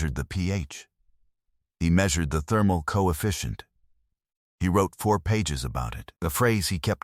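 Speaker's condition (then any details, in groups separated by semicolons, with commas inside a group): No condition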